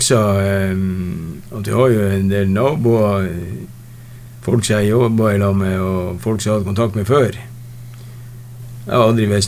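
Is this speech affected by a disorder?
Yes: Parkinson's disease; about 6-7 years since onset, no family history, not yet advanced; some days with struggling, takes timed medication, does training.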